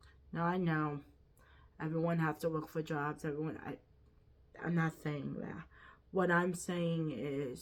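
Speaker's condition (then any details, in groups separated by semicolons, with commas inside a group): Quadriplegic cerebral palsy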